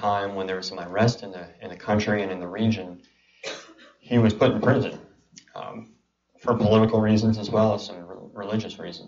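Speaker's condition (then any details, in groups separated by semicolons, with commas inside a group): Cleft palate and cleft lip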